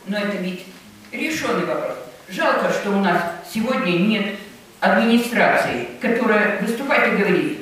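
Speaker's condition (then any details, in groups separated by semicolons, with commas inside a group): No condition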